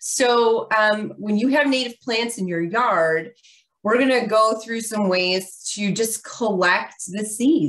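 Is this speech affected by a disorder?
No.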